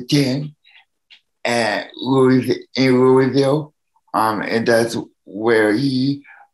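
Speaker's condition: Cerebral palsy; needs help from others

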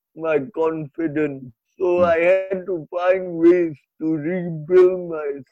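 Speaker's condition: Cerebral palsy; from birth, breech delivery, ordered c-section not done, head stuck about 90 seconds, given 24 hours to live; turning 27, learned public speaking through Toastmasters; hyperreactive body when nervous on stage, strong shaking, spasms, abnormal breathing, fear of public speaking

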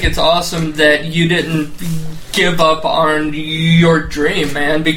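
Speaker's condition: Stutter; stutter since birth; occasional stuttering, not noticed by co-hosts; prolonged sounds

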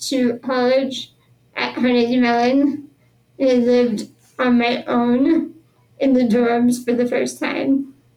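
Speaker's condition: Spinal muscular atrophy; power wheelchair since about age 2

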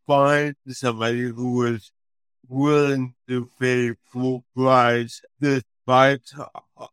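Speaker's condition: Cerebral palsy; affects speech

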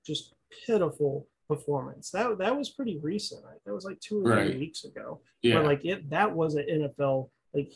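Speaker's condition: No condition

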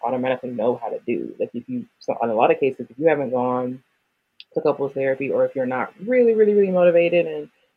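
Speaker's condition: No condition

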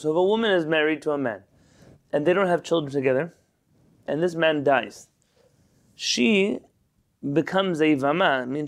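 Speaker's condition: No condition

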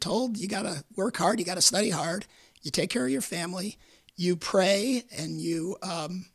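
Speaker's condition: Repeated vocal cord surgery; 19 vocal cord surgeries, 25 surgeries total, Hodgkin's lymphoma diagnosed at age 36, cancer three times; few weeks after 19th vocal cord surgery at University of Michigan

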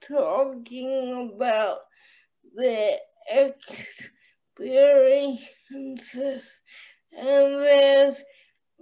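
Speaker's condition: Cerebral palsy

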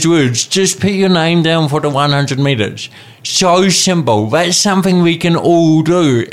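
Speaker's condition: Cerebral palsy; later physio through athletics

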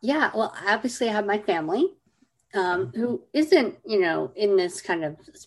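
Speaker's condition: Cleft lip and palate; congenital, 25 surgeries for cleft lip and palate, first at four months old, most in childhood, childhood feeding issues; some speech issues growing up

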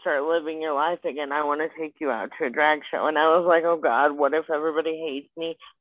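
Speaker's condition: Spastic quadriplegic cerebral palsy; age 27

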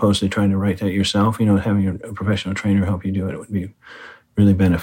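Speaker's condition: Parkinson's disease; heavy weightlifting slows progression

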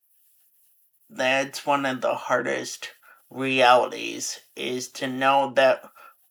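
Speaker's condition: Friedreich's ataxia; progressive

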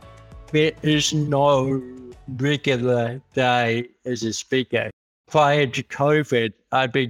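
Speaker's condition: Cerebral palsy; congenital

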